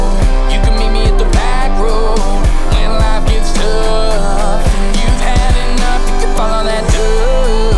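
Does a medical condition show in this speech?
No.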